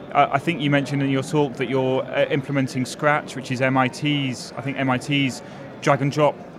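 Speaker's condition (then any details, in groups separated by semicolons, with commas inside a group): No condition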